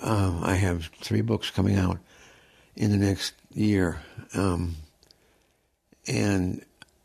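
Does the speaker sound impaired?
Yes: progressive supranuclear palsy; degenerative, specialized form of Parkinson's; diagnosed about a year ago, cannot stand up, eyesight, vision and handwriting badly worsened.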